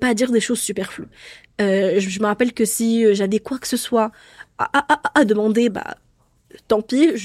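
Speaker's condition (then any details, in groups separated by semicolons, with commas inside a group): Stuttering; stuttering since age 8 in Tunisia, linked to school pressure, father's reproaches, grandmother's death, initially fluctuating; age 17, aware since 13, Éloquence du Bégaiement program, learned pauses, accepts stutter; blocks with throat tension, sometimes cannot breathe, substitutes words like succinct, formerly mute with strangers; repeated sounds, blocks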